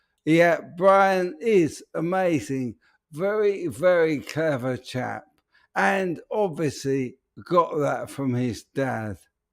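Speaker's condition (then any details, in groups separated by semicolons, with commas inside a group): ALS; speech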